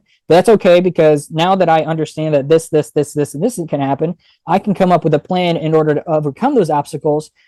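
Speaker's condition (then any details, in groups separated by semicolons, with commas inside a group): No condition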